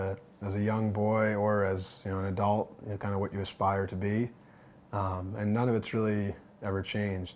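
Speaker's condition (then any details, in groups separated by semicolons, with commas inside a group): No condition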